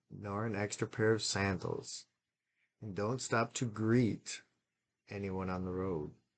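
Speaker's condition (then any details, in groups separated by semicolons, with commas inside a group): No condition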